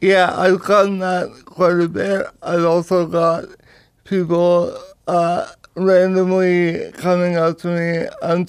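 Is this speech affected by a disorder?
Yes: cerebral palsy; power wheelchair user, personal support worker 6 hours weekly, mother toilets, washes, cooks, dresses, drives.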